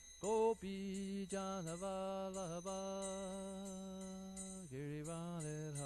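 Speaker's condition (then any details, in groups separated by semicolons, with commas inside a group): No condition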